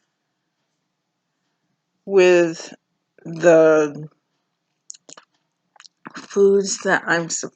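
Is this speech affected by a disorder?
Yes: cerebral palsy.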